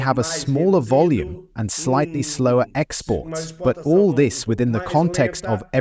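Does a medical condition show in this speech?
No.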